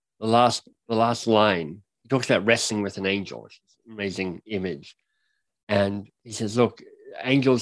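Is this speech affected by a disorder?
Yes: cleft lip and palate; speech impediment.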